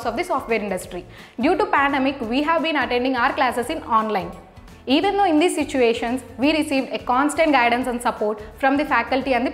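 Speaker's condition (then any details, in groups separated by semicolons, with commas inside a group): No condition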